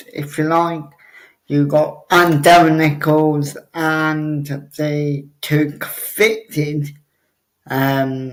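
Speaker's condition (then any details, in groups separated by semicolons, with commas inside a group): Cerebral palsy; obvious speech impediment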